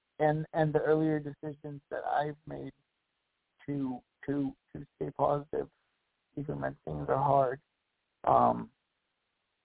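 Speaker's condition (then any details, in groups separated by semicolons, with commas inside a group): Cerebral palsy; voice improved over last year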